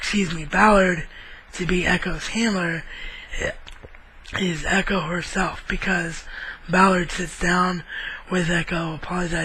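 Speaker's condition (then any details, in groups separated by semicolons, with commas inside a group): Cerebral palsy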